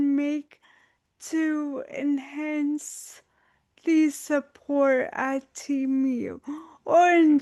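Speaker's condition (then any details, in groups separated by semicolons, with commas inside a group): Dystonia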